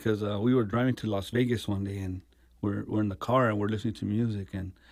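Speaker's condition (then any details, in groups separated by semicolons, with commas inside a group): No condition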